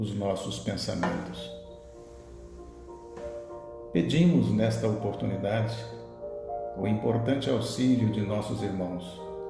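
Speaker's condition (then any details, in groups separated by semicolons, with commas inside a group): No condition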